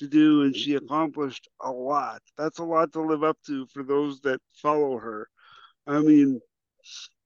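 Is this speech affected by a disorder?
Yes: cerebral palsy; past childhood orthopedic surgeries like hip and heel cord operations.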